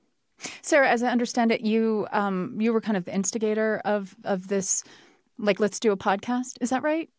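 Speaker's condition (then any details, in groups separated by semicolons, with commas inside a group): No condition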